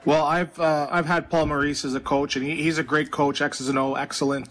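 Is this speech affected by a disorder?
No.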